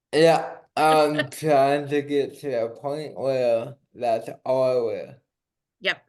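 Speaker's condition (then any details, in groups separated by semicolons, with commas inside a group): Cerebral palsy; diagnosed at about two months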